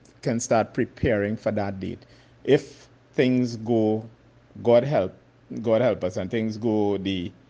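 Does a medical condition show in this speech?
No.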